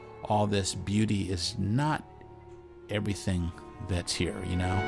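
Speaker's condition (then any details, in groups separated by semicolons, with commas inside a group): No condition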